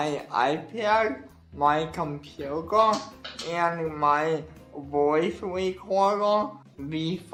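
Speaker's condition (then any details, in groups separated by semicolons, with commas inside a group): Cerebral palsy; wheelchair, assistive technology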